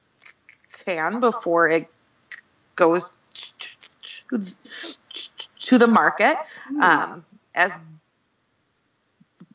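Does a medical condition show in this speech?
Yes: stuttering; covert stuttering until about age 30, intensive program at American Institute for Stuttering in New York; 33 years old, mostly open about stuttering, sometimes still slips back into covert stage; stutters openly, including when introducing self, stutters on daughter's name Violet; here blocks.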